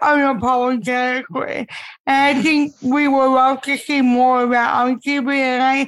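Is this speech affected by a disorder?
Yes: cerebral palsy; ambulatory, uses a wheelchair; impaired speech.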